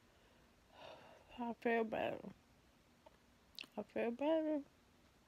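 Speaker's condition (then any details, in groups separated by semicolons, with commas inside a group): ALS; affects hands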